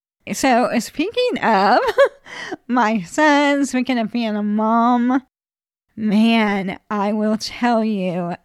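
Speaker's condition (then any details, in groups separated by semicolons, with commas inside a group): ALS; voice changing and declining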